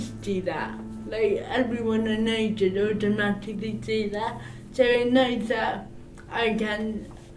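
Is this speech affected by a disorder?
Yes: cerebral palsy; arm tremors.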